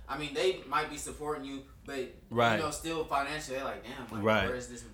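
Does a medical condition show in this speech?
No.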